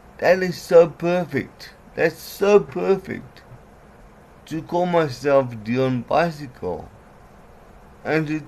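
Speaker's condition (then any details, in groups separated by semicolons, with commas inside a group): Cerebral palsy; on medication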